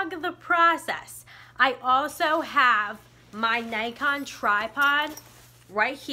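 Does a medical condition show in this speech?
No.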